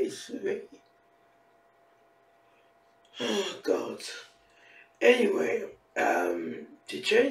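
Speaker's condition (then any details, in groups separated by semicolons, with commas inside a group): Facial palsy; can barely hear own speech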